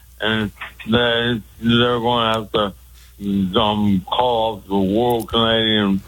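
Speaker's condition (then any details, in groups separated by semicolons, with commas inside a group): Speech impediment; cause unclear, stabbed by girlfriend and hit on head with ashtray years ago; usually hard to understand, clearer than usual on this call, hosts joke writing avoids confusion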